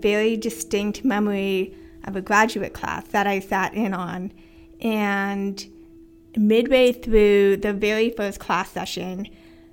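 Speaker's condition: Hearing loss with cochlear implants; bilateral cochlear implants, first implant at age 18, not born deaf, born with some hearing, formerly FM systems with hearing aids; many years with bilateral cochlear implants, more disabled when implants malfunction; pretty good speech and listening comprehension in childhood, kept on speech path

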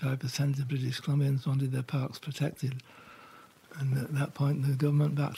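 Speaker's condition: Parkinson's; diagnosed about 4 years ago

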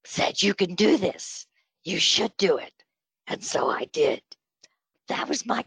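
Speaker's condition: Spasmodic dysphonia; on Botox treatment

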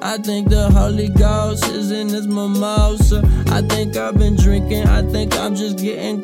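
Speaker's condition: No condition

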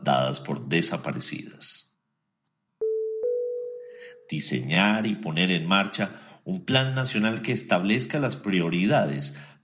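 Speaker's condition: No condition

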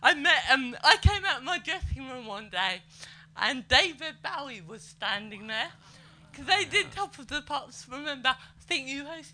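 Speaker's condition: Cerebral palsy; slow walking, poor handwriting; able to speak and move

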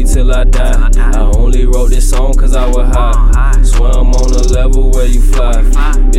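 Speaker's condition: No condition

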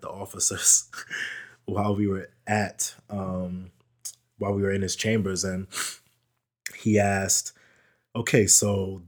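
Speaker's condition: No condition

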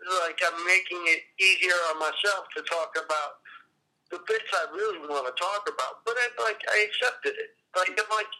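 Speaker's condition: Cerebral palsy; appearance likened to Parkinson's

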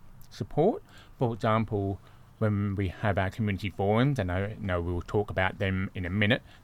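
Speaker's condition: Deafness; congenital deafness, born deaf

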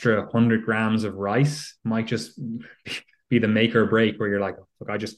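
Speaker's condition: No condition

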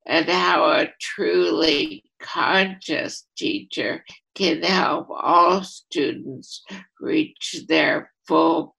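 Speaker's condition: ALS, primary lateral sclerosis; voice affected

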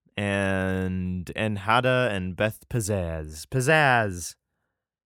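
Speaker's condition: No condition

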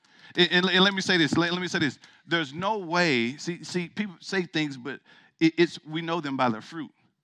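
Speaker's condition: No condition

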